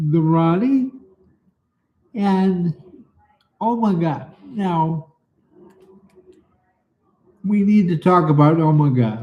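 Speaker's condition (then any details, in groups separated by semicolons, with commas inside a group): Cerebral palsy; from birth, cannot type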